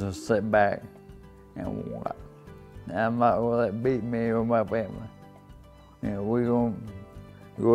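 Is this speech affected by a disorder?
Yes: ALS (Lou Gehrig's disease); diagnosed over 2 years ago.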